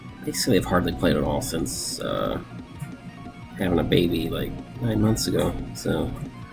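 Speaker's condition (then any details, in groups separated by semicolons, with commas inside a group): No condition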